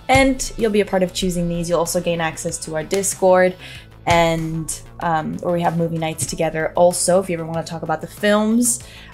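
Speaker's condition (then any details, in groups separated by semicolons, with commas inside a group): No condition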